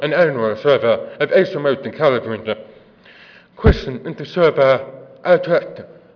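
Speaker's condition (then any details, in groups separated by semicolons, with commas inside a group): Deafness; works with interpreters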